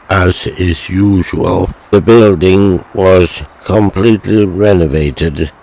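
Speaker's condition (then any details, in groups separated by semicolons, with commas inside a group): Motor neuron disease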